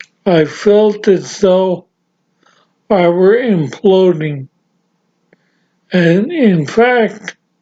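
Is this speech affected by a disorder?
Yes: severe traumatic brain injury; severe, ataxia.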